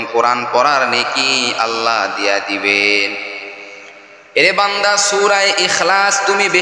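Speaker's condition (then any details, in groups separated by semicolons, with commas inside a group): No condition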